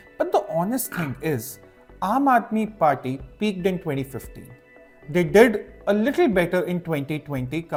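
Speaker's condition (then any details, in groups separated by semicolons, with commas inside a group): No condition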